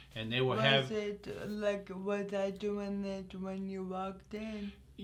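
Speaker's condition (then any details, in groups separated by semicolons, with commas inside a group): Anoxic brain injury; anoxic, 23 minutes without oxygen, service dog for balance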